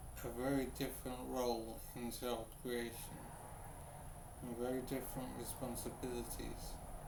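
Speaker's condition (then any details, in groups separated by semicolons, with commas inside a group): Brain injury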